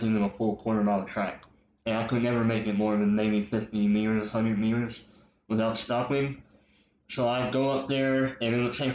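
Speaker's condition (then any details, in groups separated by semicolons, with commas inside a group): Cleft lip and palate, popliteal pterygium syndrome; over 30 operations until age 14 including lip and palate correction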